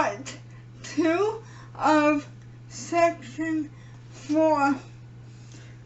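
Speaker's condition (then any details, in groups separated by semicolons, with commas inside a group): Cerebral palsy; premature birth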